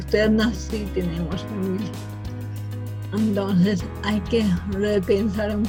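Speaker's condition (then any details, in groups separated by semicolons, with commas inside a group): Cerebral palsy from birth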